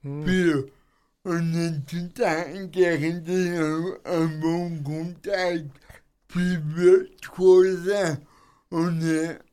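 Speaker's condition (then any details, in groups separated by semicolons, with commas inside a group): Cerebral palsy; does almost everything in own way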